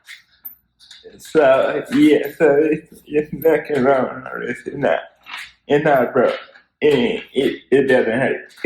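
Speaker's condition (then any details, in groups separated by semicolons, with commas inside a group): Cerebral palsy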